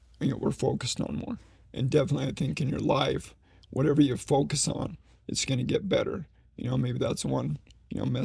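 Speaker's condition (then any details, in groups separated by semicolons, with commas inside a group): ALS; needs voice rest during conversation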